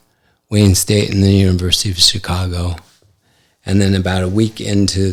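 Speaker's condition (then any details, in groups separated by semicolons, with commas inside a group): ALS; affects hand function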